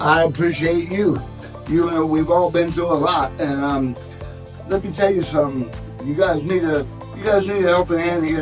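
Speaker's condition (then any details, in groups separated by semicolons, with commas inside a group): Cerebral palsy; spastic, spasms limit movement; tight hips, hamstrings and calves, chiropractic care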